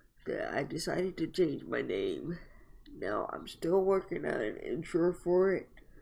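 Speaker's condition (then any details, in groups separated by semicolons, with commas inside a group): Cerebral palsy, mild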